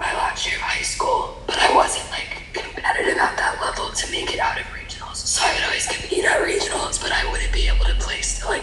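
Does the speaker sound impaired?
Yes: laryngeal papillomatosis; congenital, papillomas growing in airway, periodic laser removal, many laser surgeries, vocal cord scar tissue; laser surgery to remove papillomas about a week ago; scarred vocal cords cannot vibrate, altered voice, breathless on exertion as airway gradually blocks.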